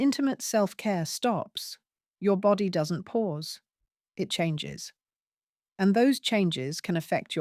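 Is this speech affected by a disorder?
No.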